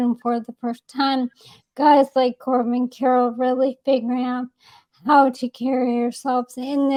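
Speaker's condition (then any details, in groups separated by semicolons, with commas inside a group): ALS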